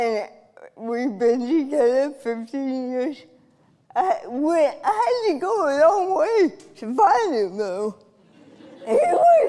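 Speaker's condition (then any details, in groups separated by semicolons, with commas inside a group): Cerebral palsy; from birth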